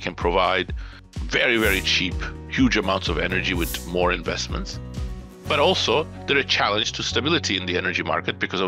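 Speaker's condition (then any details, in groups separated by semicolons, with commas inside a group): No condition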